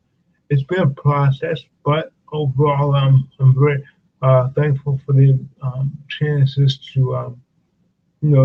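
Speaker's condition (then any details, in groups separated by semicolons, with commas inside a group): Cerebral palsy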